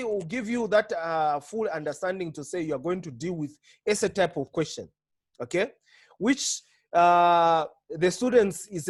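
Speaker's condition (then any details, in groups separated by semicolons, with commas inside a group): No condition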